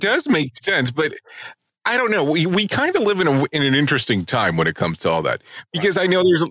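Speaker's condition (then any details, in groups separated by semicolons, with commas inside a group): No condition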